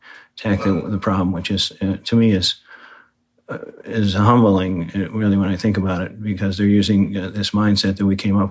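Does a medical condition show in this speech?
Yes: Parkinson's disease; right-sided weakness noticed on long group bike ride, diagnosed by neurologist, confirmed by second opinion.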